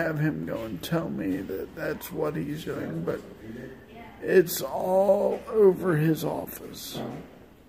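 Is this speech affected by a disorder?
Yes: multiple sclerosis; likely primary progressive, previously relapsing remitting.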